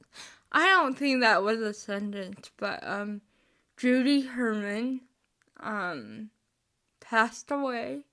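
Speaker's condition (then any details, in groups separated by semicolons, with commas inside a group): Spastic cerebral palsy, mixed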